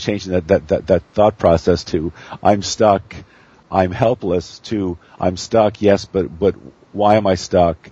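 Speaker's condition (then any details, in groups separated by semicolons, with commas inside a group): Stuttering; lifelong stuttering, moderate success managing it, long-time use of freezing technique, still gets stuck at times; brief stutter during recording, uses freezing, stops and holds during stutters; occasional blocks, stops during stutters to analyze tension, pauses while stuck; repeated sounds, repeated words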